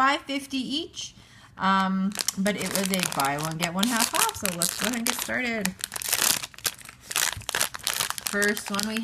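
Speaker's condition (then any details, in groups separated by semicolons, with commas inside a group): No condition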